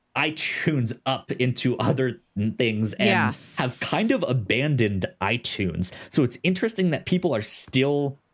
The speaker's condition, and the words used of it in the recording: Stuttering. They thought that I was doing a bit, that I was doing some kind of like cartoony bit, like some Scooby-Doo, like, well, gosh, I don't know.